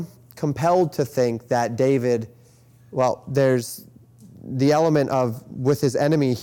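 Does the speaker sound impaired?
No.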